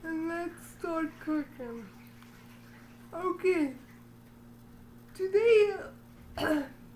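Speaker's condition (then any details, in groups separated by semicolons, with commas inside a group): Cerebral palsy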